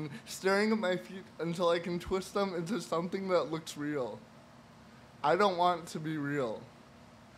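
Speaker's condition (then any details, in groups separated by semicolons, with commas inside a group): Cerebral palsy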